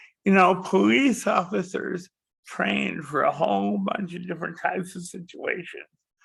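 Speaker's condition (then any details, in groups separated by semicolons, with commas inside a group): Cerebral palsy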